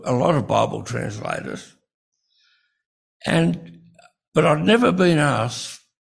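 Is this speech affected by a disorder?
Yes: breathing-related speech difficulty; insufficient breathing while speaking.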